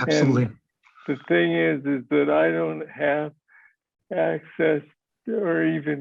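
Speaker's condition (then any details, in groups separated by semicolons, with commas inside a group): Parkinson's; DBS implant, tremor originally main symptom; six years since diagnosis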